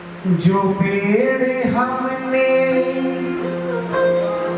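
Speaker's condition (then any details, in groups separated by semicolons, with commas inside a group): No condition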